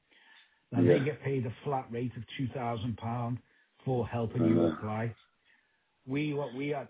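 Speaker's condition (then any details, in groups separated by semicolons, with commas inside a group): No condition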